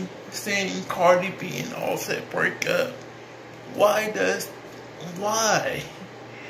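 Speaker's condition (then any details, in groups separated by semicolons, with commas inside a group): Cerebral palsy; speech is not the best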